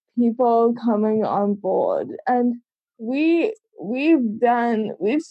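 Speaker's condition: Cerebral palsy; congenital

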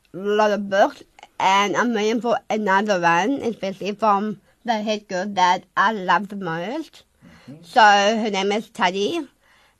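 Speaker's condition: Down syndrome; speaks a lot slower, learns and moves slower

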